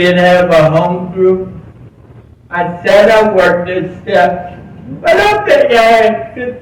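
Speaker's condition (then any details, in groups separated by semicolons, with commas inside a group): Cerebral palsy; present from birth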